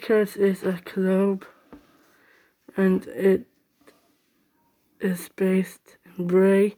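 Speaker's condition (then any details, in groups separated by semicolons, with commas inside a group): Down syndrome; age 17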